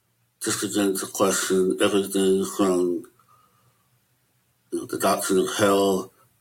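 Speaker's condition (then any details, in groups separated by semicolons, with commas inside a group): Möbius syndrome; not understood by everybody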